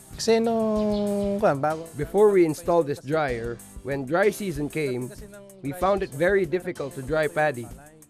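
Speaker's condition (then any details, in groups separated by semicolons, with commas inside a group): No condition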